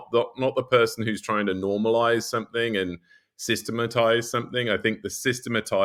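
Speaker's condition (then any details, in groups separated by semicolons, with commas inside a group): No condition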